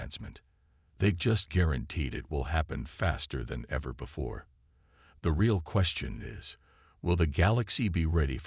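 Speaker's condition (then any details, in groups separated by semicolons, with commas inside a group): No condition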